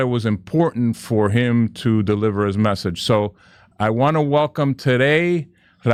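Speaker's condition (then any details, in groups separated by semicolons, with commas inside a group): No condition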